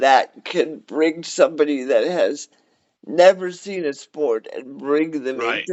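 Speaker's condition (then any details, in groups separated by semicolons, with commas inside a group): Cerebral palsy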